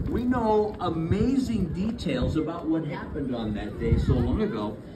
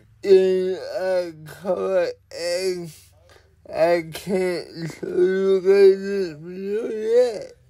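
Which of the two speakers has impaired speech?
The second: cerebral palsy; one hand affected; atypical speech.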